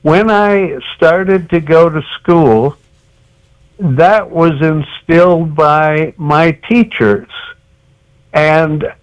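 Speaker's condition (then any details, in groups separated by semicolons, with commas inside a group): Cerebral palsy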